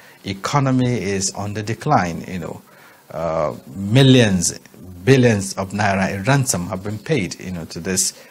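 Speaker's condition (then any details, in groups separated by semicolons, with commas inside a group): No condition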